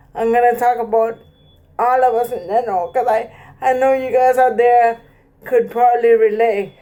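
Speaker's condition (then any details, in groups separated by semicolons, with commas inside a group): Cerebral palsy; present from birth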